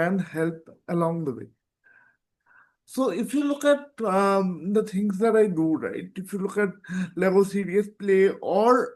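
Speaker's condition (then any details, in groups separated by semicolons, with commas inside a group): Cerebral palsy; present from birth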